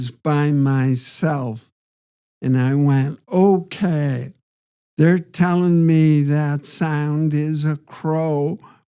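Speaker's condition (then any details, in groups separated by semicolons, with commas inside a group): Parkinson's disease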